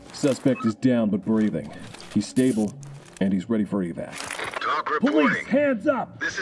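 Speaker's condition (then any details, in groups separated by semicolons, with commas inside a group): No condition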